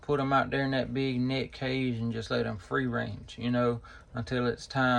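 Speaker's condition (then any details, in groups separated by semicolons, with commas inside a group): No condition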